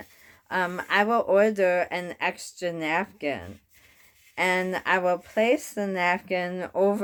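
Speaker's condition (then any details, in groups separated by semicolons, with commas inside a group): Bulbar onset ALS; weakness affects speaking, chewing, swallowing, breathing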